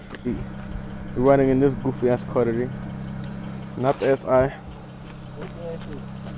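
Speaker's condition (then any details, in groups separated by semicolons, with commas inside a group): No condition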